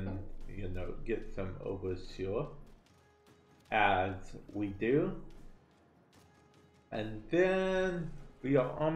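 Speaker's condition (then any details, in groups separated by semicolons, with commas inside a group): Cerebral palsy; affects speech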